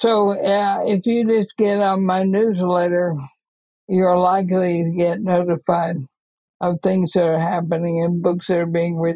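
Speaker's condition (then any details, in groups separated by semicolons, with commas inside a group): ALS; progressive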